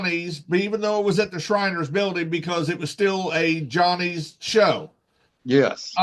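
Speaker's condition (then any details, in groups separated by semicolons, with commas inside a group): No condition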